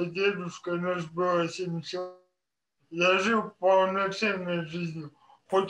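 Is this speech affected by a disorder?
Yes: cerebral palsy.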